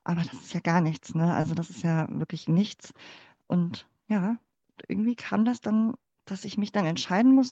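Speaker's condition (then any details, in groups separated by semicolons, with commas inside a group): Cleft palate; congenital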